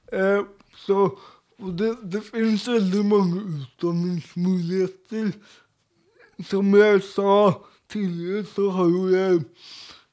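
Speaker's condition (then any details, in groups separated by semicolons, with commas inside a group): Cerebral palsy; often mistaken for being drunk even when sober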